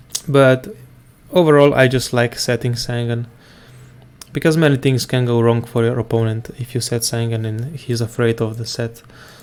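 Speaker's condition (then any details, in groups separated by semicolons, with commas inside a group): No condition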